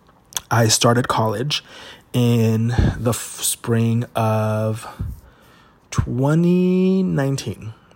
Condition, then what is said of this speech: Stuttering. I'm very quiet, and I can come off like rude at times, but it's just the fact that I really don't want to talk because of my stutter.